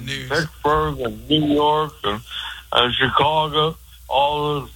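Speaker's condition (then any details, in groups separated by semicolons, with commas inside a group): Speech impediment; cause unclear, stabbed by girlfriend and hit on head with ashtray years ago; hard to understand, worse on speakerphone with echo and delayed show behind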